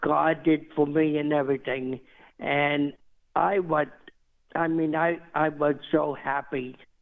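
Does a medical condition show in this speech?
Yes: cerebral palsy; diagnosed at 6 months, never expected to walk, later learned to walk, ran New York City Marathon; walks independently, climbs stairs to top of Empire State Building.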